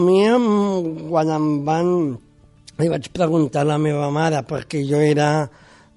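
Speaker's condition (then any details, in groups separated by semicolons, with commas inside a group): Down syndrome; congenital, born with it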